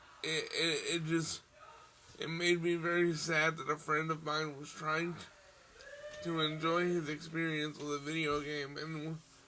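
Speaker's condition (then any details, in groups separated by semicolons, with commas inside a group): Cerebral palsy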